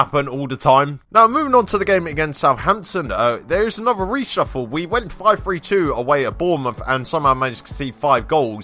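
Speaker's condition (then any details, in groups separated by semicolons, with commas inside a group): No condition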